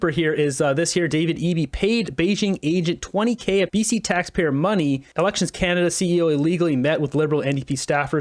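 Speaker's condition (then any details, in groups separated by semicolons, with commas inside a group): No condition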